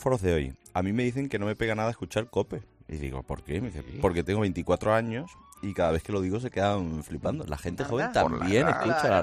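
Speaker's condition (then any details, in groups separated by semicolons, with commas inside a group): No condition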